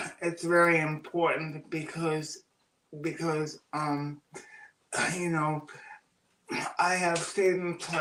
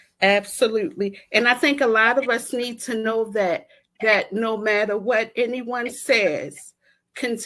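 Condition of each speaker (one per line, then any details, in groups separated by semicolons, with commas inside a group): Cerebral palsy; oxygen loss at birth
No condition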